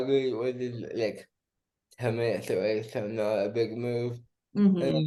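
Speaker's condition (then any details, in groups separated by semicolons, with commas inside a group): Cerebral palsy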